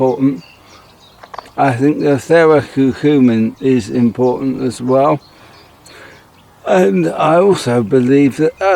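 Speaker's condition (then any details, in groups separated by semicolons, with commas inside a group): ALS; speech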